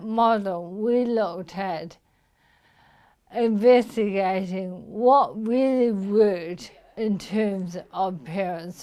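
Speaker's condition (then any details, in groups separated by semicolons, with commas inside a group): Motor neuron disease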